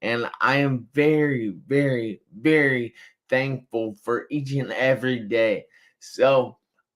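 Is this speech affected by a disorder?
Yes: traumatic brain injury.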